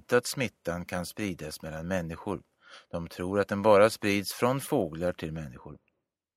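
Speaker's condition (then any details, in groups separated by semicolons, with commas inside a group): No condition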